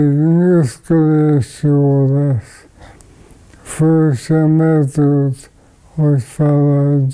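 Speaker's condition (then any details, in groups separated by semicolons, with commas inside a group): ALS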